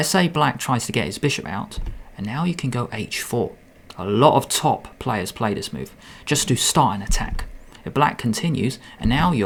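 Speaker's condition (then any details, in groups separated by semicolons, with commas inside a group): No condition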